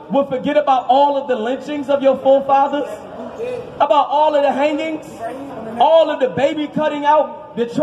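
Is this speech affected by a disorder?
No.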